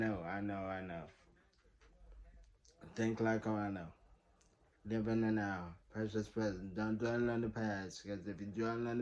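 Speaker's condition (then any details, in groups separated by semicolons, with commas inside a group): Traumatic brain injury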